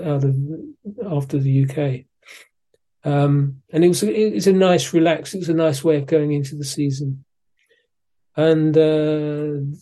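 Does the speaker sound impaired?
Yes: Parkinson's disease; physiotherapy.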